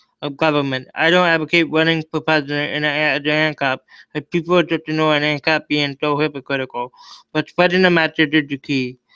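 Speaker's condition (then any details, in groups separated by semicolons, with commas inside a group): Cerebral palsy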